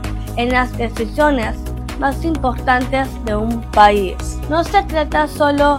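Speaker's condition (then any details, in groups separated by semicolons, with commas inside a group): Down syndrome; genetic syndrome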